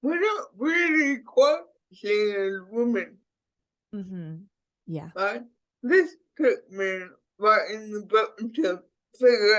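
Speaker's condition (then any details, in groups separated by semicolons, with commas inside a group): Cerebral palsy; needs extensive care; speech impediment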